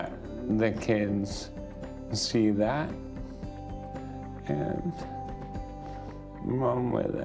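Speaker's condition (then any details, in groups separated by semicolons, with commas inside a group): ALS; affects speech and mobility; diagnosed under a year ago; speech changes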